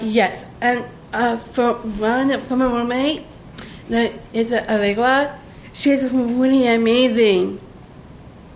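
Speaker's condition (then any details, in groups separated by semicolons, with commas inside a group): Down syndrome; heart repair at 6 months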